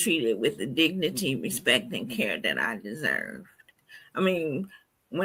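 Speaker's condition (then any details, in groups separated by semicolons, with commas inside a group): Cerebral palsy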